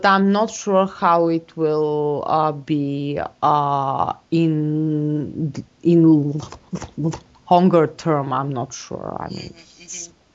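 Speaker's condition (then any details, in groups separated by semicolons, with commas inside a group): Stuttering; past speech language therapist, Toastmasters-style stuttering self-help group, speeches recorded on camera; worse in public speaking, interviews, stress, foreign languages like English, Norwegian, processing meaning; little with colleagues; repeated words, prolonged sounds, blocks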